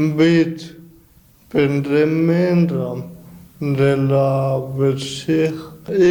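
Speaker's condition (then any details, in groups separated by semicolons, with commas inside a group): Cerebral palsy; impaired movement coordination; coordination improving with regular training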